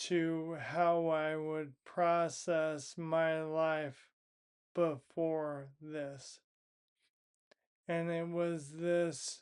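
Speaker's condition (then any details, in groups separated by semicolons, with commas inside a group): Primary lateral sclerosis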